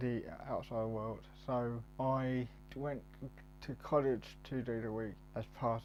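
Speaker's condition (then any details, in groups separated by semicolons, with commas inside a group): Cerebral palsy, mild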